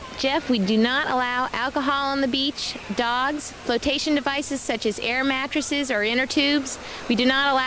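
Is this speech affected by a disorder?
No.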